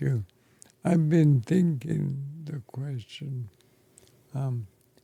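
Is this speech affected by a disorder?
Yes: ALS; affects chest and throat.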